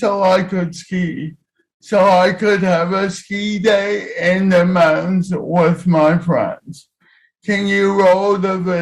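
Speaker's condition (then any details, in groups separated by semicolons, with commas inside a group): Cerebral palsy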